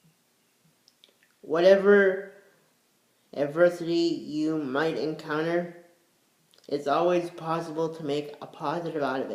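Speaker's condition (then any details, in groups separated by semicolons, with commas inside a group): Cerebral palsy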